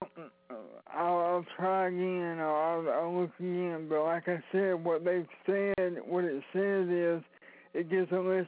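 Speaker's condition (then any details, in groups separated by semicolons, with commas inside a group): Cerebral palsy; needs rides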